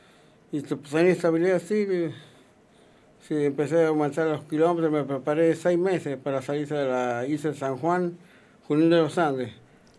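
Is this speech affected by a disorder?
Yes: Parkinson's disease; onset 15 years ago, treated 5 years, earlier whole-body tremor, could not walk or eat, walker; no tremor now, Levocar one daily, treated by Dr. Michile of Buenos Aires, long-distance cycling.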